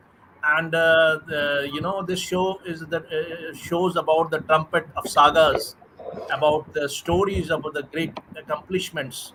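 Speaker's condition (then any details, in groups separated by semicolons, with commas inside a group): No condition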